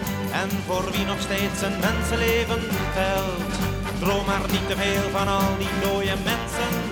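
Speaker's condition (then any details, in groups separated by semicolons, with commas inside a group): No condition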